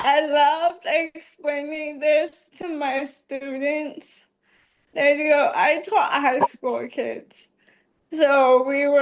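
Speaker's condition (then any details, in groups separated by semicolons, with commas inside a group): ALS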